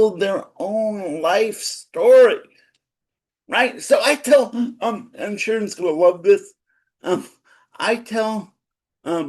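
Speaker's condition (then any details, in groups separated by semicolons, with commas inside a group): Cerebral palsy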